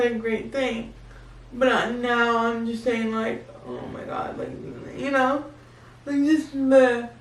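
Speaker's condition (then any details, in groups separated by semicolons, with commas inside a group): Cerebral palsy; baclofen pump for spasms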